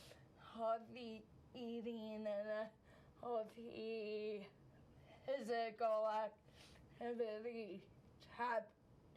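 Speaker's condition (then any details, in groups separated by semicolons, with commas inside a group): Cerebral palsy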